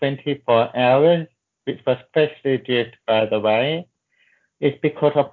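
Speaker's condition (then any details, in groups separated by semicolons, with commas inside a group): Deafness, born deaf, profound hearing loss, severe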